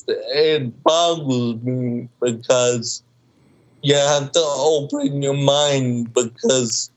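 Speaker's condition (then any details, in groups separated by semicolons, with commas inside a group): Cerebral palsy, mild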